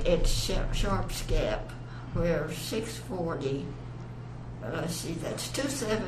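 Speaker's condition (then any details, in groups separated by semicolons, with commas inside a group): Parkinson's; onset many years earlier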